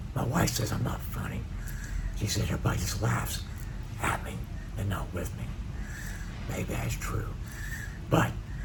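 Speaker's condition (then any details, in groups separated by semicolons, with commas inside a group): Neck cancer with tracheostomy, speaking valve; neck cancer, radiation narrowed vocal cords, tracheostomy; speaks via valve, gravelly quiet voice, pressure when swallowing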